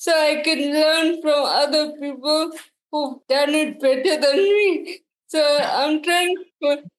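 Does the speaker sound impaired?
Yes: cerebral palsy; diagnosed at 6 months old, quadriplegic; needs daily help with basic tasks like dressing and making food.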